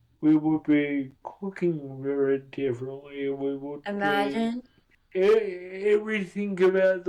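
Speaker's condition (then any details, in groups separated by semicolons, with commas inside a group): Cerebral palsy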